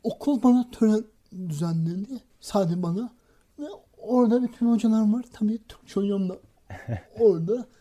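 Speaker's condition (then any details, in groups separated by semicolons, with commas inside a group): Cerebral palsy; practised reading aloud before mirror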